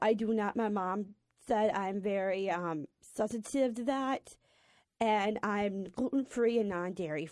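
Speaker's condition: Down syndrome

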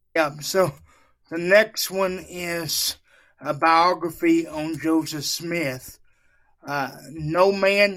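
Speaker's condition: Cerebral palsy; wheelchair user

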